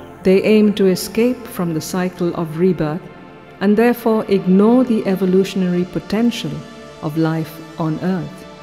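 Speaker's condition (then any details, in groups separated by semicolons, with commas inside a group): No condition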